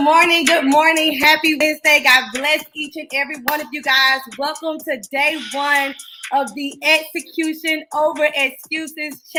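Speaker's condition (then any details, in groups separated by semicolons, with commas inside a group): No condition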